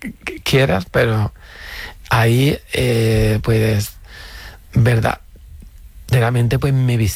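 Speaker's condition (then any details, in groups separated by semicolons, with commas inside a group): Stuttering; stutter since childhood; mild stutter present at recording, noted by guest at interview start; blocks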